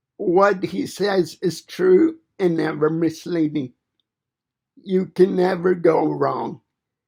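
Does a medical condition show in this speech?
Yes: cerebral palsy; fine motor impairment.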